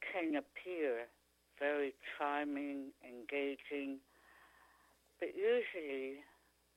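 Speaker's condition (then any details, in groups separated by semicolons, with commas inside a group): Tongue cancer; stage 4 tongue cancer, chronic sore throat, 3/4 tongue removed by dr. Oxford, second surgery; after surgery could not speak or swallow, feeding tube, now speaks pretty clearly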